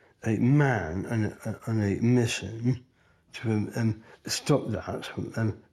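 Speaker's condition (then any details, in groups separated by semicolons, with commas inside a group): Down syndrome; three copies of chromosome 21, from birth; age 38; told when very young would never read or speak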